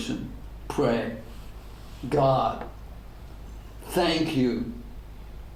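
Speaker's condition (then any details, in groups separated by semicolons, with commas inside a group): ALS; degenerative; diagnosed ten years ago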